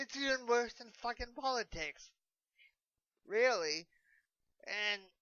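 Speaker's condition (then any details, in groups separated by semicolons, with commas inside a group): Cerebral palsy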